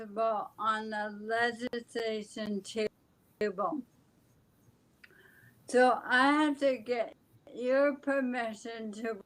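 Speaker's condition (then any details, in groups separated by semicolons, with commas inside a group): ALS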